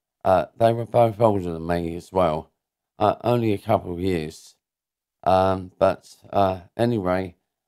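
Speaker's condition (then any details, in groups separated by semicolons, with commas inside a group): Cerebral palsy; diagnosed as baby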